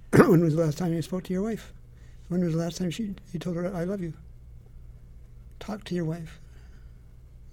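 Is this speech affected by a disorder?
Yes: Parkinson's disease; uses cane for balance, prone to falls; symptoms vary day to day.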